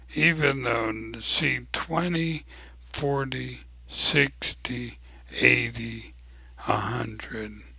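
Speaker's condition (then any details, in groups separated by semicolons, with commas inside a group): ALS; abnormally slow voice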